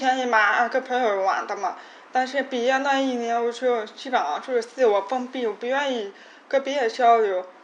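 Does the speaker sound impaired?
Yes: hearing impairment; registered hearing disability, hearing damaged in childhood by an accident; completed rehabilitation training, parents spoke behind back, daily word drills repeated hundreds of times.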